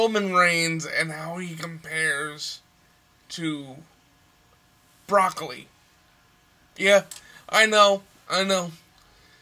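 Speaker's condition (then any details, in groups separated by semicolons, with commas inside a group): Cerebral palsy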